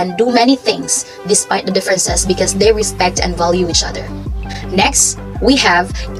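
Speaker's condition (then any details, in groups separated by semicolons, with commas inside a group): No condition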